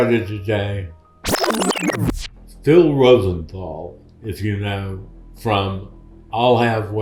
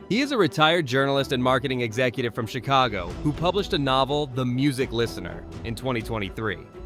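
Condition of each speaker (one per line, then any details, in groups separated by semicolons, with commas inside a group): Parkinson's disease
No condition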